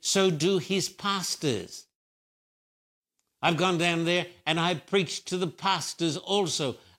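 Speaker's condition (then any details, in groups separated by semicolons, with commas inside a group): No condition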